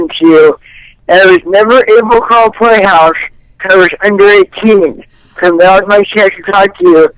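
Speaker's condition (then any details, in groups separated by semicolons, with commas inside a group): Cerebral palsy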